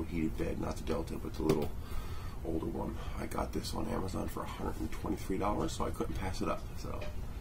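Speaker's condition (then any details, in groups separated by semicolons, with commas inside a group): No condition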